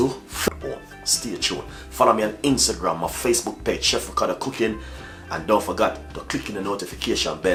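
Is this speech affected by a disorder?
No.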